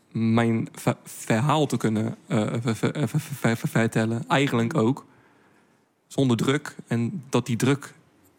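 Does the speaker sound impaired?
Yes: stuttering; more stutters when translating sentences into another language; here repeated sounds, prolonged sounds.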